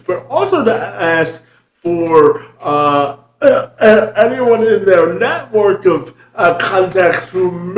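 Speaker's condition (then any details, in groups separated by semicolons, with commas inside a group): Cerebral palsy; present from birth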